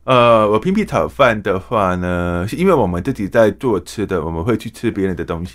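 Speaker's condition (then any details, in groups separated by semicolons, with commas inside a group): Hearing impairment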